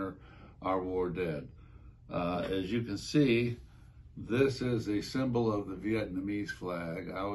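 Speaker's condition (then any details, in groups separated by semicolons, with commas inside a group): No condition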